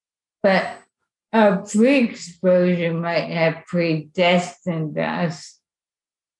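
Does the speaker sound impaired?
Yes: ALS; voice changed, can no longer sing or perform, voice banked.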